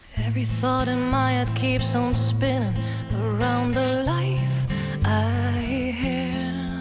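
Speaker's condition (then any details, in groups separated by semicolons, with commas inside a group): No condition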